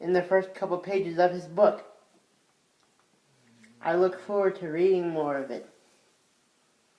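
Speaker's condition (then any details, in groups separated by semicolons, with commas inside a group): Cerebral palsy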